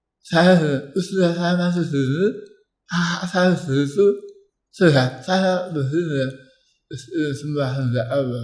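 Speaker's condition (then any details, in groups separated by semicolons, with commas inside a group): Tongue cancer; biopsy-confirmed, ECCT treatment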